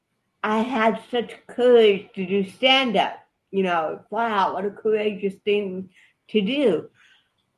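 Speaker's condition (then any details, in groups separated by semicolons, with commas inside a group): Cerebral palsy; affects body movements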